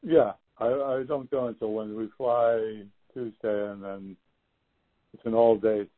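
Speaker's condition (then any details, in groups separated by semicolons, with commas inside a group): Parkinson's disease; stem cell infusions in Houston, infusions finished, assessment due in september; infusion therapy trial in Houston, possible placebo, large motor symptoms improved within 24 hours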